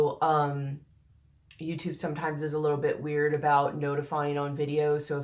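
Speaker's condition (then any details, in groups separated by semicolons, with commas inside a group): No condition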